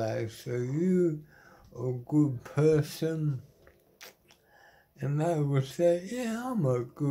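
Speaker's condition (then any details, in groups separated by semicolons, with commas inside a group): Motor neuron disease; terminal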